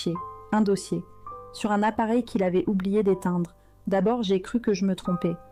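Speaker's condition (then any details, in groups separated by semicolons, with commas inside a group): No condition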